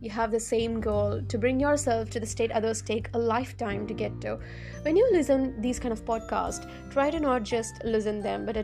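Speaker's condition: No condition

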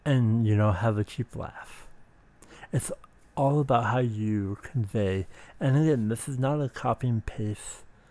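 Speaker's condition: Speech impediment

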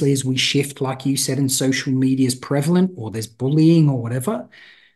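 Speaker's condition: No condition

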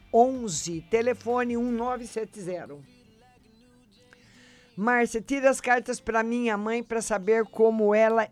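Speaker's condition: No condition

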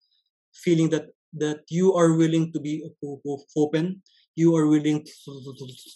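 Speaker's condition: Stuttering; broken, choppy non-fluent speech, dreads answering strangers like jeepney drivers, public communication affected; repeated sounds, repeated words

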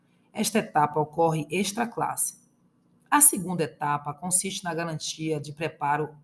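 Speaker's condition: No condition

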